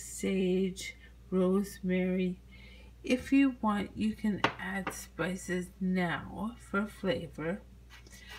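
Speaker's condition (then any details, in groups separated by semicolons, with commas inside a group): Bulbar ALS, bulbar onset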